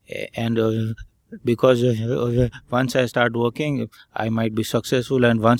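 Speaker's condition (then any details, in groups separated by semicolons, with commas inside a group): Stuttering; stuttering since birth, cause unknown, fluency shaping and reading practice in first two therapy sessions; Mumbai self-help group member, more comfortable speaking, says has found voice; stutters when speaking; prolonged sounds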